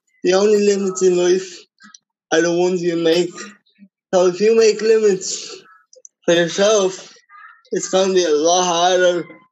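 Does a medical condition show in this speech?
Yes: cerebral palsy; can speak for himself.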